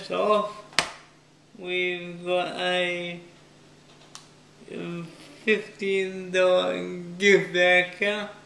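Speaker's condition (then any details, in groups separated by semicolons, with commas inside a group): Cerebral palsy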